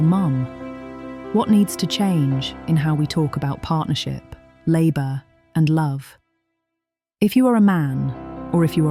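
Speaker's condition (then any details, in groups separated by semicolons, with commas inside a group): No condition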